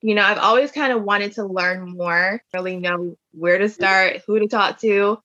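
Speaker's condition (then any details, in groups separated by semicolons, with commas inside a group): No condition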